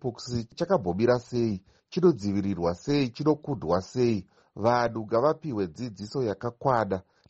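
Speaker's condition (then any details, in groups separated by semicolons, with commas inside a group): No condition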